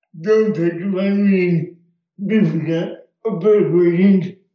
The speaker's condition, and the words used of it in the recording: Cerebral palsy. So I help translate and share his message with the world.